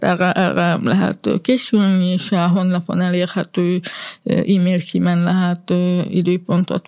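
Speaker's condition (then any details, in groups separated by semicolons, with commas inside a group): Hearing impairment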